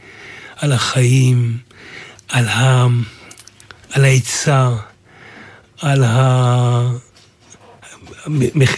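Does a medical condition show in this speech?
Yes: aphasia; completed rehabilitation at Beit Loewenstein, considered outstanding graduate; writing and speaking both a struggle.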